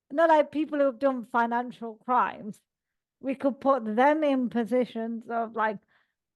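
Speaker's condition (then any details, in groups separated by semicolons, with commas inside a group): Cerebral palsy; all four limbs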